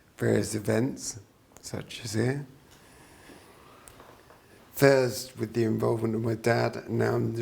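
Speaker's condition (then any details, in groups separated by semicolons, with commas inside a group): Traumatic brain injury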